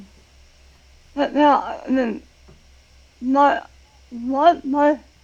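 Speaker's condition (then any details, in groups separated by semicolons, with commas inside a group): Tongue cancer surgery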